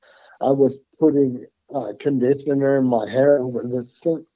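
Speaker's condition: Parkinson's; tremors since youth

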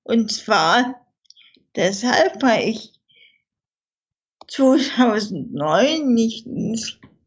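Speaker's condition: Infantile cerebral palsy, spastic; tracheotomy during double pneumonia

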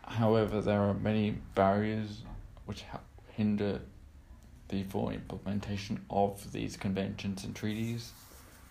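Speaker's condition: Cerebral palsy; cerebral palsy since birth

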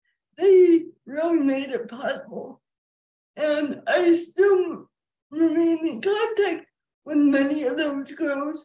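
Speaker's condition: Cerebral palsy, quadriplegia; throat dries while talking

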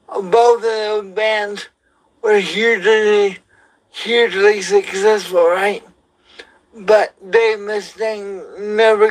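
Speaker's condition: Cerebral palsy; wheelchair user

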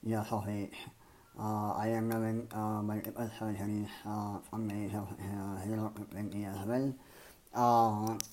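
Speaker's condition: Cleft palate and lip; misaligned jaws

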